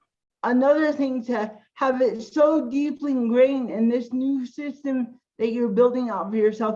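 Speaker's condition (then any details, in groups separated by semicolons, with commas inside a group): Cerebral palsy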